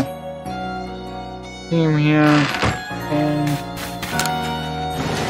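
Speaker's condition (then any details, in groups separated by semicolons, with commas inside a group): Cerebral palsy; affects legs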